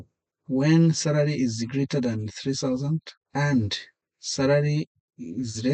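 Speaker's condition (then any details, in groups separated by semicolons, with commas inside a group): No condition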